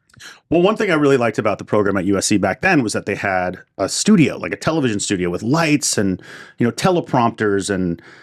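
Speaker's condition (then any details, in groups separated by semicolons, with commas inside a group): No condition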